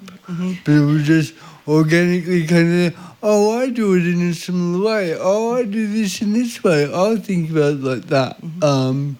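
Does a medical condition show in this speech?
Yes: cerebral palsy; walks with pelvis leaning and upper body leaning slightly back.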